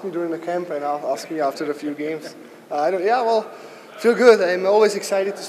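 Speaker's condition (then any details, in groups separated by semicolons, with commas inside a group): No condition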